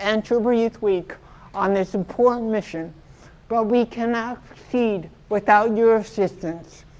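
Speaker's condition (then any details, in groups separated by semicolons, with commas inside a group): Cerebral palsy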